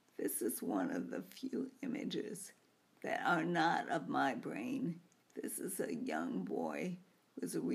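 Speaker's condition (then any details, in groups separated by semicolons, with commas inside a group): Multiple sclerosis; lost speech after brain surgery, Broca's area lesion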